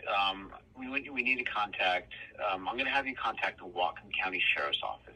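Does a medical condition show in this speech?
No.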